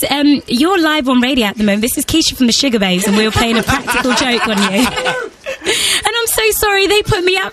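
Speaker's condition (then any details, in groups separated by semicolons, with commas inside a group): No condition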